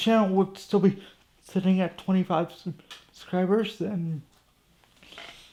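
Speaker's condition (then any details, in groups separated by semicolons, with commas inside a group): Cerebral palsy; from birth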